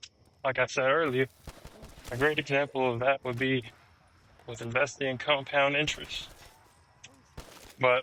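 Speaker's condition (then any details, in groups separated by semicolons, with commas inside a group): No condition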